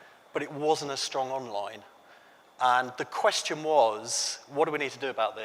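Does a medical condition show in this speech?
No.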